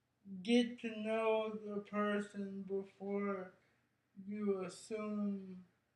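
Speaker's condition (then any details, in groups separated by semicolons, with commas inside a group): Cerebral palsy; brain injury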